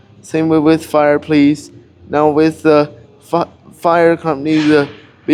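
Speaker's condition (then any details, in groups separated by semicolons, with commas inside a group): Cerebral palsy; cannot walk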